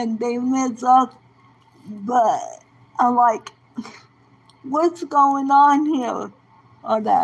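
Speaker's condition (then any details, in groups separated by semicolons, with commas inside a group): Cerebral palsy; present from birth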